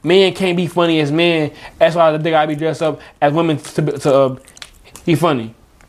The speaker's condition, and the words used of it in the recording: Stuttering. But, like, I can stutter, but, like, and, like, she was like, what?